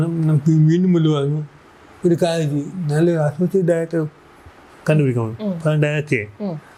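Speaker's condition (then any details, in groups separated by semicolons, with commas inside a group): Cerebral palsy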